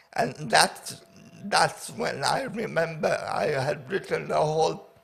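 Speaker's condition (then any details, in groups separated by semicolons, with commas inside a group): Paraplegia with essential tremor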